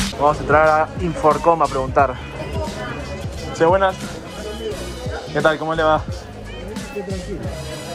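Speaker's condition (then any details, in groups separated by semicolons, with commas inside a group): No condition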